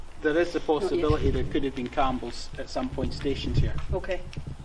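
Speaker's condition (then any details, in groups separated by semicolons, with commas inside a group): No condition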